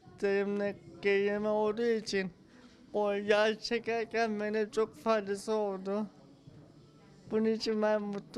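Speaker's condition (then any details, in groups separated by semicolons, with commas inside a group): Cerebral palsy; since birth, wheelchair user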